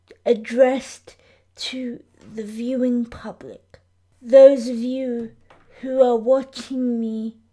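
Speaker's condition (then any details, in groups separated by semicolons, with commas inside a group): Cerebral palsy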